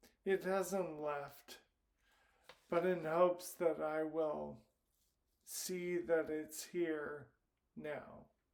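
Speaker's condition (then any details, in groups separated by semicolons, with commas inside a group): Primary lateral sclerosis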